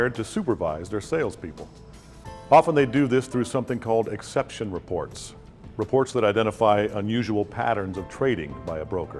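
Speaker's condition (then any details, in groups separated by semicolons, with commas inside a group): No condition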